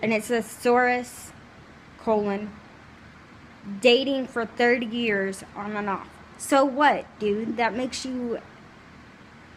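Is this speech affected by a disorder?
Yes: cerebral palsy; mainly right side, right hand contracted; severe.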